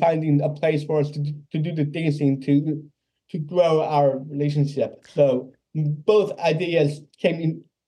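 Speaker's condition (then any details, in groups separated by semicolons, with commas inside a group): Down syndrome; congenital, lifelong; age 26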